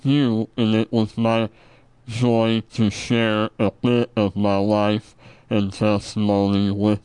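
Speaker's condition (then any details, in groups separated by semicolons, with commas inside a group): Treacher Collins syndrome; congenital genetic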